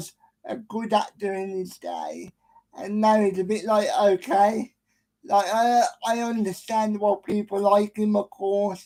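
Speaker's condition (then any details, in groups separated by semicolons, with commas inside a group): Cerebral palsy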